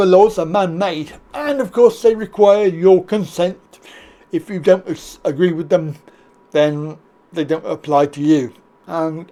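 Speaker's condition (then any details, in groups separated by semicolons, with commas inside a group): Cerebral palsy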